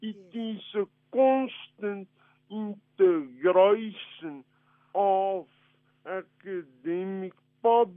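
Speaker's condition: Cerebral palsy; affects speed of communication

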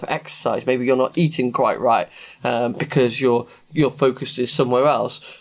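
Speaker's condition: No condition

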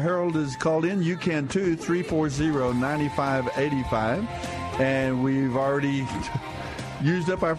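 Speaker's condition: No condition

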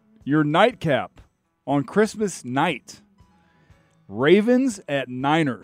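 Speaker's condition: No condition

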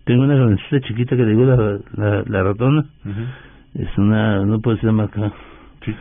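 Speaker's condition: Parkinson's disease; under neurologist care, seen last week

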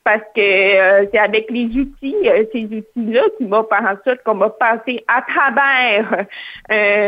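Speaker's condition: Hearing loss, cochlear implant; cochlear implant received at age 4

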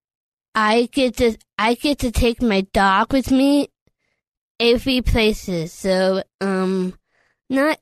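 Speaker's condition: Down syndrome; age 24

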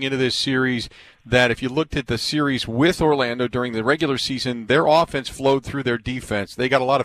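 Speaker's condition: No condition

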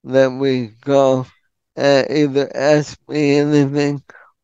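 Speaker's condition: ALS; frequent throat clearing, frequent hesitation fillers, speaks in full sentences

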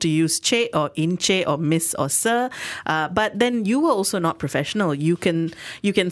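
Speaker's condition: No condition

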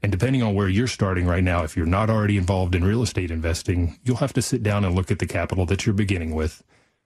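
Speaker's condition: No condition

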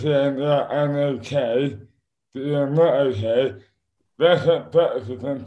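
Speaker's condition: Dystonia; speech affected, slurred speech as first symptom, hands later involuntarily affected

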